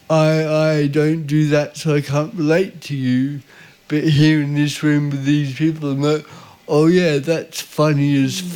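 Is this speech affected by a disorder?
Yes: cerebral palsy; visible disability, walks with pelvis leaning and upper body leaning slightly back.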